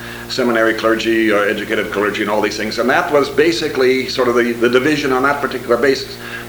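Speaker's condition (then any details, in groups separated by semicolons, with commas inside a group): No condition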